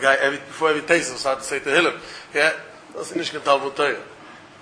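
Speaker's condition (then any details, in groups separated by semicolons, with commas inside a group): No condition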